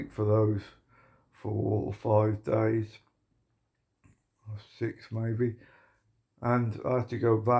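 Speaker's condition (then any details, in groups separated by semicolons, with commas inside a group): Motor neuron disease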